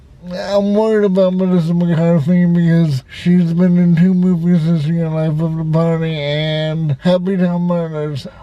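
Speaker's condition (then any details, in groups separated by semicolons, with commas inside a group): Cerebral palsy, spastic, severe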